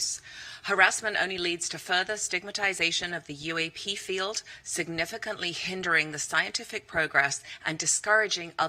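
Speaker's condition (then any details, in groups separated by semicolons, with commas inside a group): No condition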